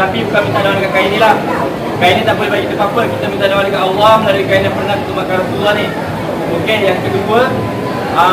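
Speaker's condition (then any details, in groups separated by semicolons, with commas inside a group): No condition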